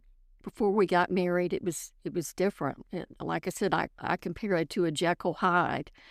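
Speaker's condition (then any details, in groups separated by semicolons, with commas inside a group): No condition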